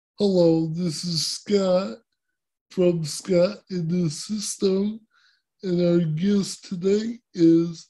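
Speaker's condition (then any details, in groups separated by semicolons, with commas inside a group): Cerebral palsy; present from birth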